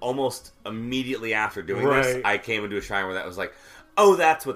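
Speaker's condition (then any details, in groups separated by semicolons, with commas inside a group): No condition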